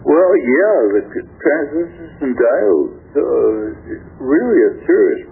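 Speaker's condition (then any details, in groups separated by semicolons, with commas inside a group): Stroke affecting throat muscles; first stroke about 3 years ago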